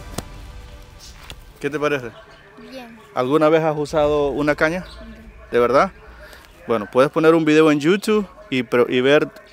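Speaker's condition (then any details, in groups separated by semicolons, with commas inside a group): No condition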